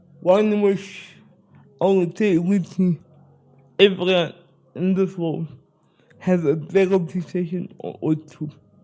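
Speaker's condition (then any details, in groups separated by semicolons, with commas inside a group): Spastic cerebral palsy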